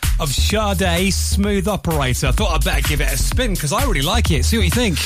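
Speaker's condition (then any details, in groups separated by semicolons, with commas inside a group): No condition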